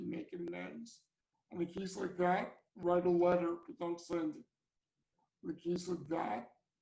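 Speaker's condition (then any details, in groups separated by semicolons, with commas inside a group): Cerebral palsy; from birth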